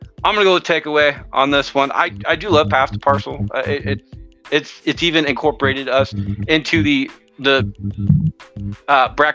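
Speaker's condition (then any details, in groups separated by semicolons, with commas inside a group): Stuttering; avoids attempting Australian pronunciation of episode title because of stutter; repeated sounds, repeated words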